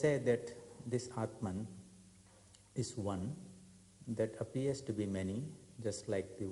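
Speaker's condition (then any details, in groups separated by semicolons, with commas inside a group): No condition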